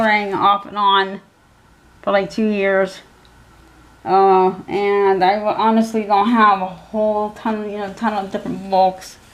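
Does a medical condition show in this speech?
Yes: cerebral palsy; physical handicap.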